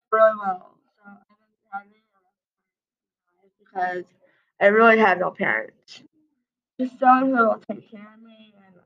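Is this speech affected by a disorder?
Yes: deafness; deafness since birth, attributed to birth mother's drinking and smoking during pregnancy; helper present assisting with recording.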